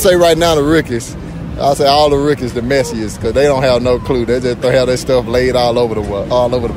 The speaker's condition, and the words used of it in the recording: No condition.